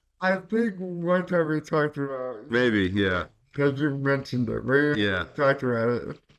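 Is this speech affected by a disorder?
Yes: cerebral palsy; caused by stroke at birth.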